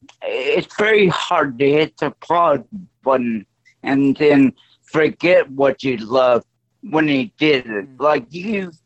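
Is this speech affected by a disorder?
Yes: stroke; voice affected.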